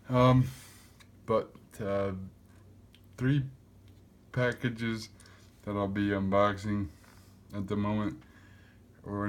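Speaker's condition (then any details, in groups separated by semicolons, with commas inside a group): Cerebral palsy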